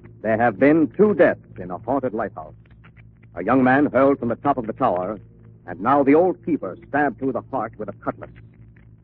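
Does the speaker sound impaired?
No.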